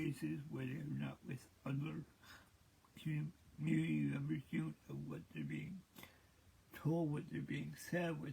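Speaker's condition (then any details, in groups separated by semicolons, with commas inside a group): Cerebral palsy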